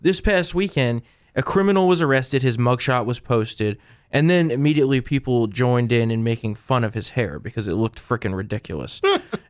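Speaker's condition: No condition

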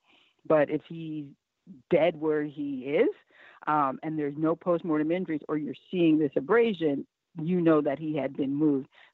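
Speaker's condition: No condition

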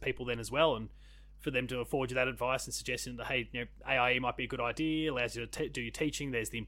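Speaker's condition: No condition

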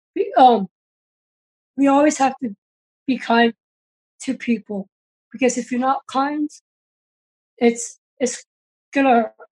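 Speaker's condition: Down syndrome; congenital

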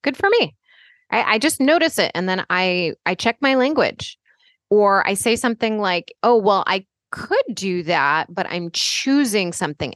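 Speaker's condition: No condition

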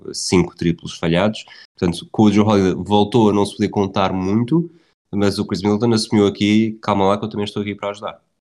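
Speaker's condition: No condition

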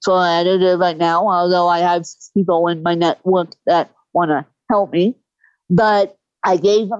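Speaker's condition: Cerebral palsy; aims to stop assistive devices

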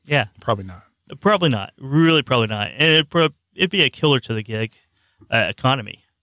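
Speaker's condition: No condition

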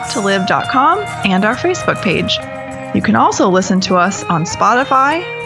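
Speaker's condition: No condition

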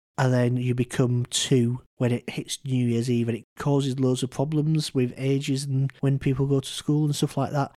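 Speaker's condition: No condition

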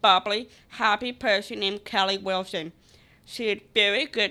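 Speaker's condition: Down syndrome; accent from condition

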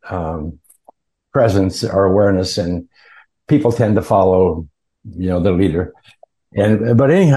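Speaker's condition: No condition

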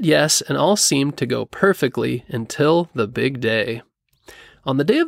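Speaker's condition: No condition

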